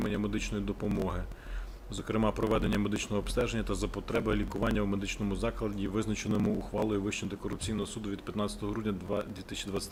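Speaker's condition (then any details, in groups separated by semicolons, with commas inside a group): No condition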